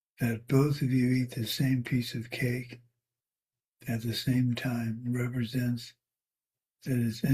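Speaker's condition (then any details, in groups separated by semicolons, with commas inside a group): Parkinson's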